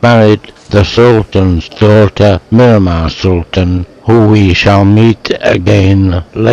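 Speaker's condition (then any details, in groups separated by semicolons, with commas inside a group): Motor neuron disease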